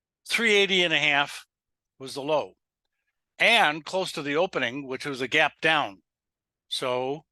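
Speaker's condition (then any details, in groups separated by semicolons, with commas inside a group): No condition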